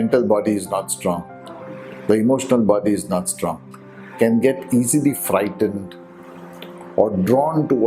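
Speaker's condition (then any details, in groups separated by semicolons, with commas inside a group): No condition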